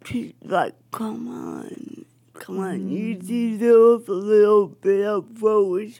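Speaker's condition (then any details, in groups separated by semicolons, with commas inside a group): Cerebral palsy; cerebral palsy from oxygen deprivation at birth, affects speech, movement, balance, wheelchair, earlier physical therapy, walker; jokingly called a god-given accent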